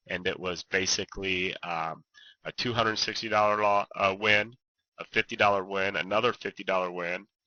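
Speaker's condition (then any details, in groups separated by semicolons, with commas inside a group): No condition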